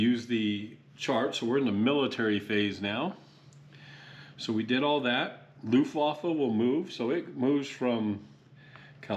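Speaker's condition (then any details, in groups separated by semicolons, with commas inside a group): No condition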